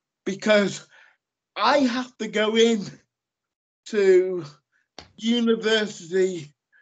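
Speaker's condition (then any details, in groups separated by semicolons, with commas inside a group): Cerebral palsy; lifelong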